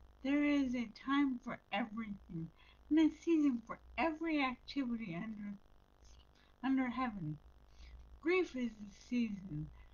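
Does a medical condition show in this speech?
Yes: brain injury.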